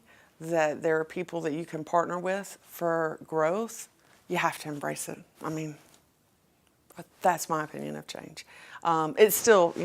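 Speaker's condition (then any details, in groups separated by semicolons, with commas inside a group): No condition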